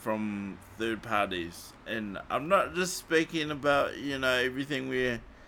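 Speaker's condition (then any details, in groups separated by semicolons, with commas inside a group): Cerebral palsy; morphine not allowed after it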